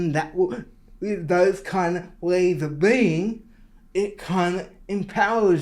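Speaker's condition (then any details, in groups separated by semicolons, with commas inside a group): Cerebral palsy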